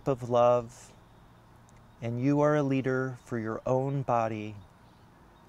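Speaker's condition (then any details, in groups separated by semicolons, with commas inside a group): No condition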